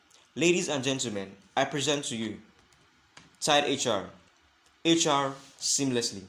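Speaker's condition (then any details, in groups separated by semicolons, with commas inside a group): No condition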